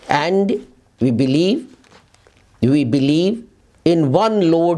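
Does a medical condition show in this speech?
No.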